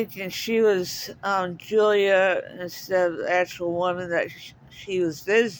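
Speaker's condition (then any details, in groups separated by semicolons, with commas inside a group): Cerebral palsy; speaks differently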